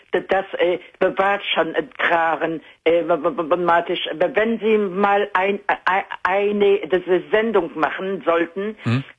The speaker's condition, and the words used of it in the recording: Stuttering. Ich rufe an, weil ich nicht so flüssig reden kann.